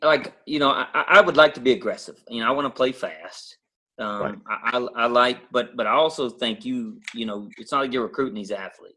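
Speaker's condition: No condition

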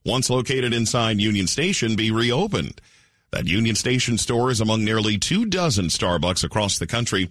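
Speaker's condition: No condition

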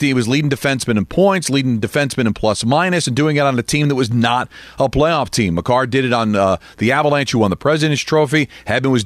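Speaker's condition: No condition

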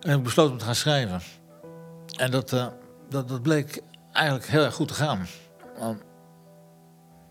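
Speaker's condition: Parkinson's disease; pain, abdominal pain from constipation, fatigue, unsteady, falls including off bicycle, reading own book aloud beyond strength

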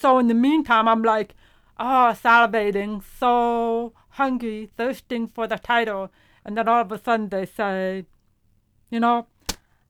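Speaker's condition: Profound deafness; hears music, voices, horn, piano, guitar, headphones too quiet, feedback over hearing aids

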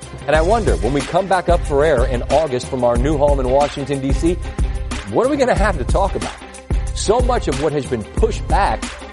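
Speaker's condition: No condition

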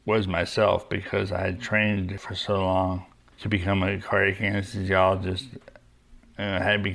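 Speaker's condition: Young-onset Parkinson's disease; then deep brain stimulator

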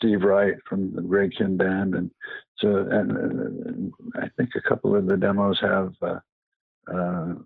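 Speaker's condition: Parkinson's; past cancer

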